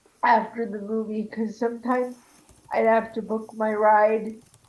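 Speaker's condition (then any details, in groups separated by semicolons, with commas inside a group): Cerebral palsy; arm spasms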